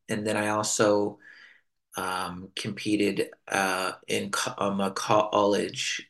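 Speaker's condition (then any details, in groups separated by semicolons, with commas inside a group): Stuttering; stuttering since childhood, concealed through school and college, later speech therapy; repeated sounds, blocks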